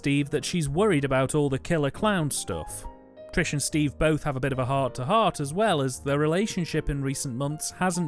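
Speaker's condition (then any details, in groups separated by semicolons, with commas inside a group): No condition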